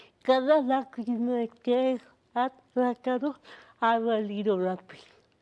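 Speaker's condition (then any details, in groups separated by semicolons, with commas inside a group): Cerebral palsy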